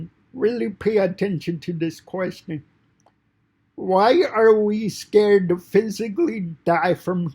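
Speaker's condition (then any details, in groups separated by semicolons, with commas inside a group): Cerebral palsy; fine motor impairment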